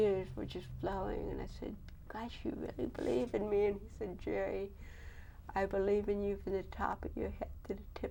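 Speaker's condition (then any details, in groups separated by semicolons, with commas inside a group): Cerebral palsy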